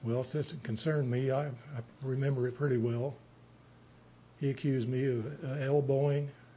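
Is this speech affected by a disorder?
Yes: Parkinson's disease; stage 3; not speaking too fast.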